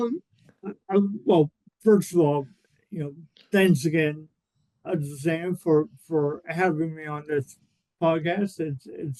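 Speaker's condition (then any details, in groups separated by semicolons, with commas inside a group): Cerebral palsy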